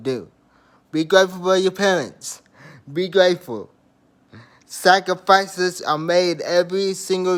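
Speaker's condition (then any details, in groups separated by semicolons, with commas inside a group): Traumatic brain injury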